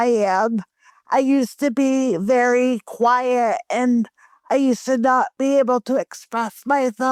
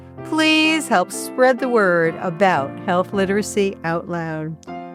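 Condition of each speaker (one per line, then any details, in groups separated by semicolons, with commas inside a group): Cerebral palsy; present from birth
No condition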